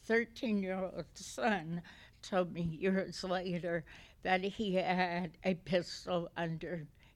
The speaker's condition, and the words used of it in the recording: Tremor. I have a voice issue, so if you can't understand me, please raise your hand.